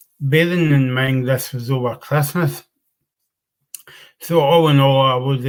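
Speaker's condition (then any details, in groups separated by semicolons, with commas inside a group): Cerebral palsy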